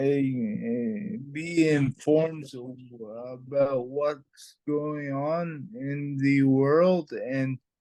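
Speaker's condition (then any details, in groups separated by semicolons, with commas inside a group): Traumatic brain injury; brain surgery; in recovery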